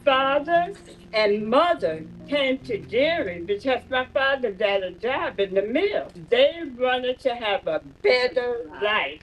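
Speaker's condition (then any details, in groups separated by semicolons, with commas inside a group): Partial tongue removal, partial glossectomy for stage 3 tongue cancer; part of tongue surgically removed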